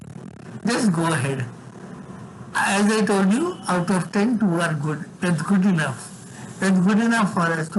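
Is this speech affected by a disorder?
Yes: severe cerebral palsy.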